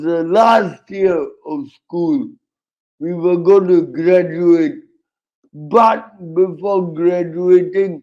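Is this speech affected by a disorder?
Yes: cerebral palsy, severe.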